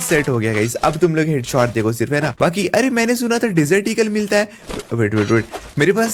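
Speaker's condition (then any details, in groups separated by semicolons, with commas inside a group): No condition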